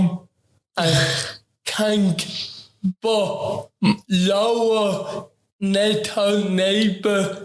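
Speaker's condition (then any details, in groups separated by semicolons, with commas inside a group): Ataxic cerebral palsy; affects talking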